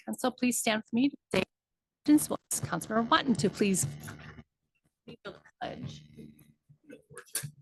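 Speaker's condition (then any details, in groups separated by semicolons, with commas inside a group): No condition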